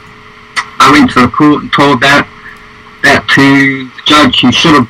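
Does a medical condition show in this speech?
Yes: stutter; sometimes takes longer to get words out; here prolonged sounds.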